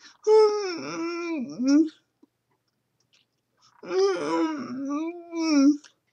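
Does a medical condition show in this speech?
Yes: cerebral palsy.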